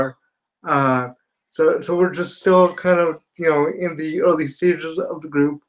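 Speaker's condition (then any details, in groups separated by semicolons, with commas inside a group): Spastic quadriplegia cerebral palsy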